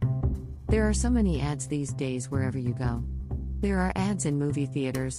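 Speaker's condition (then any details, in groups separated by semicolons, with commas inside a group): No condition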